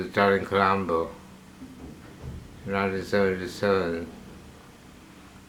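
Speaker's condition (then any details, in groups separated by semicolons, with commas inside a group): Parkinsonism; hypersalivation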